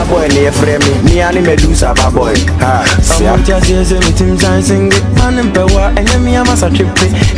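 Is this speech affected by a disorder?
No.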